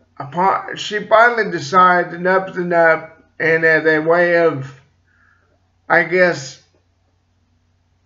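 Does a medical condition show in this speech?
Yes: cerebral palsy; slight speech impediment.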